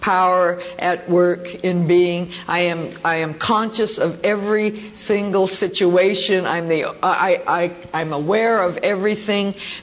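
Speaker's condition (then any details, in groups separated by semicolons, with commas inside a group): No condition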